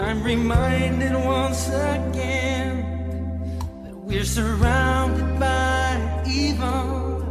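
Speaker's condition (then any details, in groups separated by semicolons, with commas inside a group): No condition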